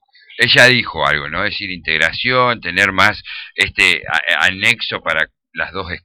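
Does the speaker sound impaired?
No.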